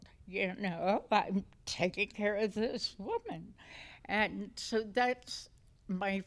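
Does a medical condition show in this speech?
Yes: essential tremor; may be hard to understand.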